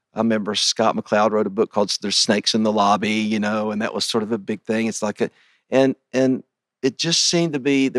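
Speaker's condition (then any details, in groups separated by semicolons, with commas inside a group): No condition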